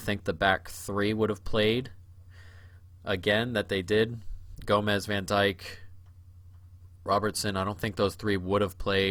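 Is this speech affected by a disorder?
No.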